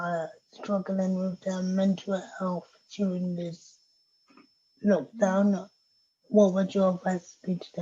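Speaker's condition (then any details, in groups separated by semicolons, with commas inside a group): Cerebral palsy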